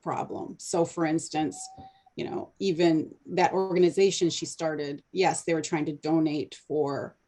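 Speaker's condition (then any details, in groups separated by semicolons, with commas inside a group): No condition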